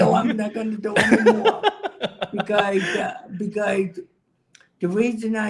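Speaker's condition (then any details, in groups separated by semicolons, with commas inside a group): Cerebral palsy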